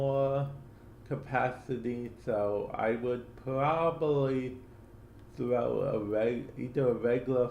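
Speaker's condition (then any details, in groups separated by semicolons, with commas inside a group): Cerebral palsy; affects speech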